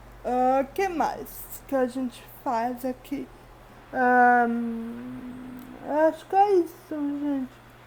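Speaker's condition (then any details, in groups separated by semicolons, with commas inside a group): Cerebral palsy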